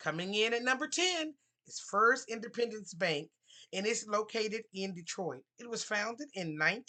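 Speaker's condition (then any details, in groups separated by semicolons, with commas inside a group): No condition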